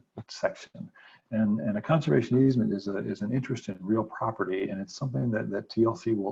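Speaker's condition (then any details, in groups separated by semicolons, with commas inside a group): No condition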